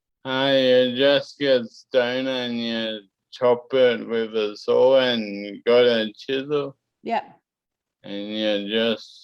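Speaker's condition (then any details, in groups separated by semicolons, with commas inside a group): Cerebellar ataxia; brain cause, wheelchair; unable to walk since age 11; speech affected, hard to understand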